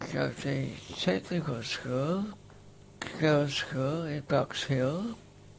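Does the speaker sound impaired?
Yes: facioscapulohumeral muscular dystrophy, facioscapulohumeral (FSHD); diagnosed about age 10, named facioscapulohumeral form in late 20s, early prognosis life to 14-19; respirator pump wheezing audible in recording.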